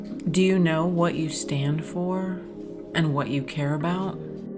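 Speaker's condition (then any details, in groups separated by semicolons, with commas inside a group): No condition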